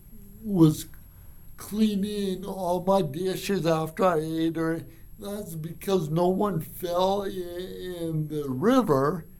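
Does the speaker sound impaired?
Yes: cerebral palsy; from birth.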